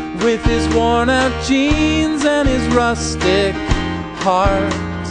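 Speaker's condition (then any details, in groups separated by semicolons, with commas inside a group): No condition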